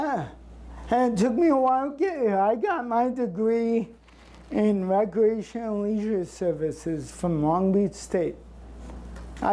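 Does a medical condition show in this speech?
Yes: cerebral palsy; since birth.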